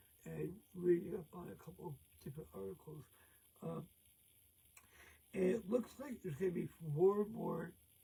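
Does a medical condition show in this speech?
Yes: cerebral palsy; present since birth.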